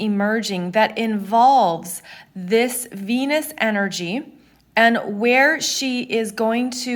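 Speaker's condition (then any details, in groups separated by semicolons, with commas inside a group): No condition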